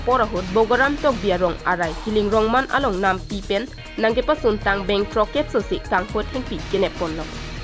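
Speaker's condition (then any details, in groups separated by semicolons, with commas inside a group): No condition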